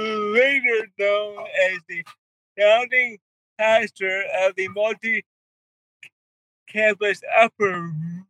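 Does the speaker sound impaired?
Yes: cerebral palsy; wheelchair user.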